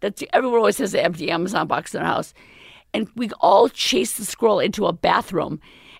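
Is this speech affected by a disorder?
Yes: vocal cord paralysis; permanent left vocal cord paralysis after near-fatal pneumonia, intubation, tracheostomy, feeding tube, over 2 years ago; steroid injections earlier, recent type 1 thyroplasty, palatal adhesion, implant joining cords, another surgery possibly needed; current voice temporary after recent surgery, swallowing still hard.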